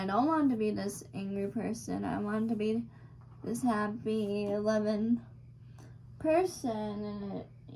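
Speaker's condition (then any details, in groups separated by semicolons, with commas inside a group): Cerebral palsy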